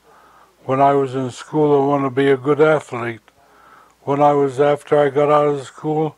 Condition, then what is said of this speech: Stroke. Then his speech slurred because of that stroke.